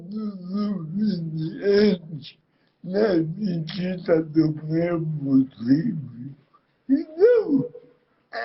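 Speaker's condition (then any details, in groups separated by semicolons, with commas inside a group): Cerebral palsy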